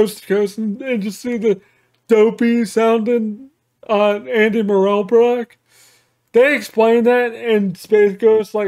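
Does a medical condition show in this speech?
Yes: cerebral palsy.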